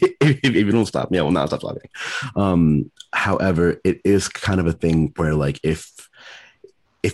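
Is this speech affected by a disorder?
Yes: stutter; stutter held back when younger, less of an issue since age 18; talks freely and at length, stammer still noticeable to listeners; draws looks and hurry-ups; here repeated sounds, repeated words.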